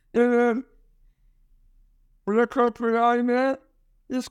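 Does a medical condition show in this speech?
Yes: Down syndrome; congenital, two holes in heart, open heart surgery under 5 months, four major ear surgeries, small ear canals; way of speaking noticed by listeners, shapes their perceptions.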